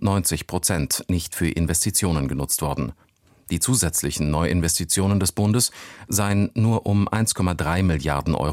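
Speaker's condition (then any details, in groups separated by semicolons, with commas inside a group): No condition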